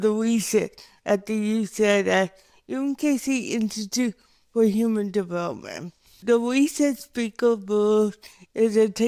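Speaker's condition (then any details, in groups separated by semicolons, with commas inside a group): Cerebral palsy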